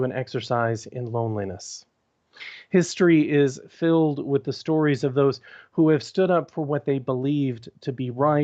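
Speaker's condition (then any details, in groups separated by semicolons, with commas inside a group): No condition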